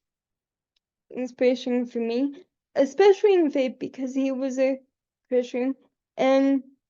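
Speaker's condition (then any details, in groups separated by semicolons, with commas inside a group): Cerebral palsy; able to articulate and speak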